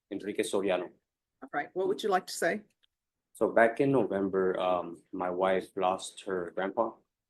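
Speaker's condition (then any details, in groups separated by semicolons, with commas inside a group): No condition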